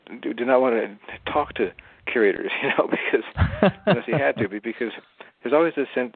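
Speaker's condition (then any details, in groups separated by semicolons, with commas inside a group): Parkinson's disease; diagnosed while still working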